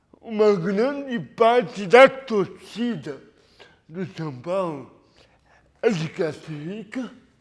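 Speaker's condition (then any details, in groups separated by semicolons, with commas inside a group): Cerebral palsy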